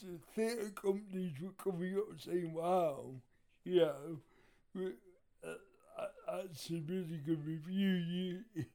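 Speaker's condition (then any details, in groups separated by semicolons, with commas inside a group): Cerebral palsy; wheelchair user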